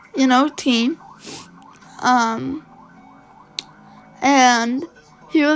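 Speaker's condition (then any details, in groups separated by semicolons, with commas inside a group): Cerebral palsy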